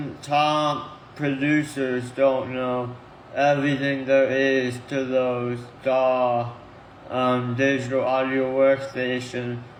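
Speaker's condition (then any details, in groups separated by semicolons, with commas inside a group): Tongue cancer; stage three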